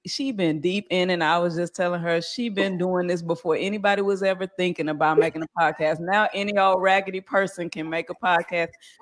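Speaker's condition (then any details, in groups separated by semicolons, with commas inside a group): No condition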